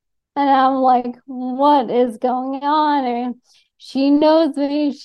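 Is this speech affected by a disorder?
Yes: ALS; diagnosed within about past year, on the one approved ALS medication since diagnosis, symptom-directed treatments.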